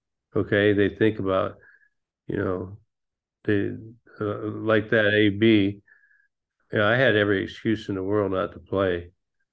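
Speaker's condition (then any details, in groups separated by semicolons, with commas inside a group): Parkinson's disease; man nearly 66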